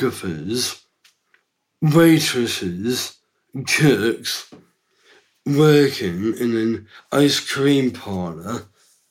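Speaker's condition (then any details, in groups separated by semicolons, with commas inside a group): Down syndrome; three copies of chromosome 21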